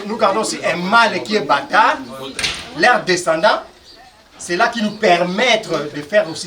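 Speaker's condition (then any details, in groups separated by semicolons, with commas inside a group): No condition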